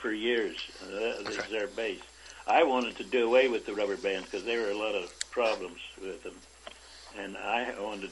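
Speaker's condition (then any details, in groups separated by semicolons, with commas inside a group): Parkinson's disease; about 25 years since onset; age 88, no longer able to work, interview recorded by telephone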